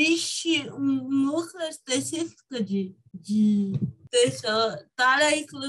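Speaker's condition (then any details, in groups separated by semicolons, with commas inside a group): Cerebral palsy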